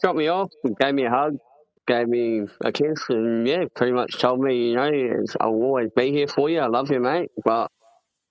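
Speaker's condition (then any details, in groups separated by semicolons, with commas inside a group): Cleft palate; congenital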